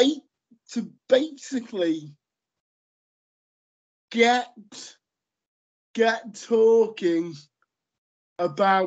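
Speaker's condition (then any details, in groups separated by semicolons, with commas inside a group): Cerebral palsy; lifelong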